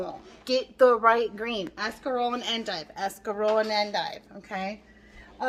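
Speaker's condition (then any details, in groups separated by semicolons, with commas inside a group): No condition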